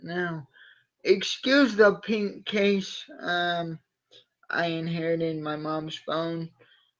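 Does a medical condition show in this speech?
Yes: cerebral palsy; from birth, uses wheelchair.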